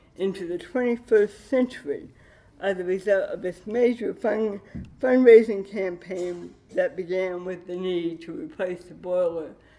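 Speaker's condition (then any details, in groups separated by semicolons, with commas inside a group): Cerebral palsy with dystonia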